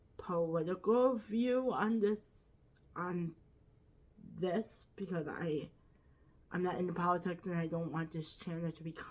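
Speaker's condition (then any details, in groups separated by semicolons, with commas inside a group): Quadriplegic cerebral palsy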